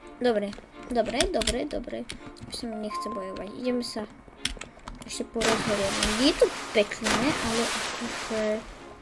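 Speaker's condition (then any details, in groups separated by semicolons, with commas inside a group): No condition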